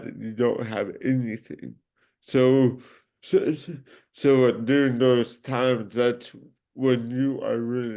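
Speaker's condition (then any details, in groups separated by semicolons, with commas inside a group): Cerebral palsy; from birth; voice sounds different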